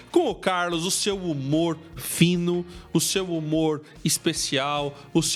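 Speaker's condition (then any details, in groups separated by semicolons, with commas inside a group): No condition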